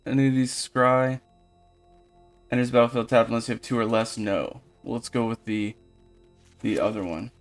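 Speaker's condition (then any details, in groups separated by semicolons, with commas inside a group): No condition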